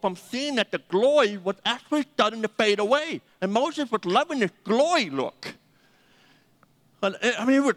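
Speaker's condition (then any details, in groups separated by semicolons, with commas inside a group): Deafness; needs names repeated several times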